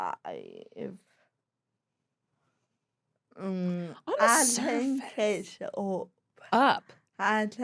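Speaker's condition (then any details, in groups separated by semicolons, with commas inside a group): Cerebral palsy; slow speech, sounds disabled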